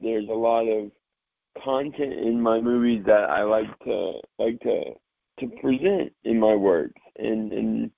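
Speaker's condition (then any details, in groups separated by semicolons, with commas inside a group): Cerebral palsy; mild cerebral palsy, diagnosed at age 3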